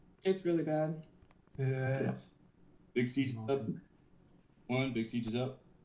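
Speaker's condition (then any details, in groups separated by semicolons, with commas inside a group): No condition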